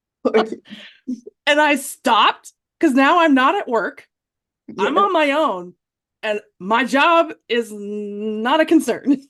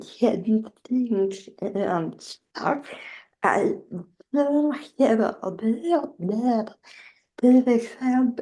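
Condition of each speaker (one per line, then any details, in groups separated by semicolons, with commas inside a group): No condition
Generalized dystonia; generalized, leg weakness; progressed over time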